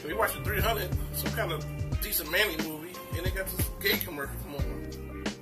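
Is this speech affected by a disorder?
No.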